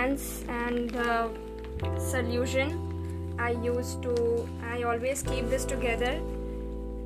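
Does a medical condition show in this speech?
No.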